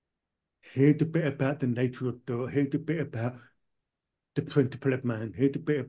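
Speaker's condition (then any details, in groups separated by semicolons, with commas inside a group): Profound deafness, born profoundly deaf, cochlear implant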